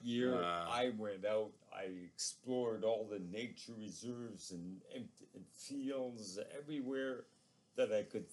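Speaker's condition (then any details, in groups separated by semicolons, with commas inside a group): ALS; progressively crippling neurological disorder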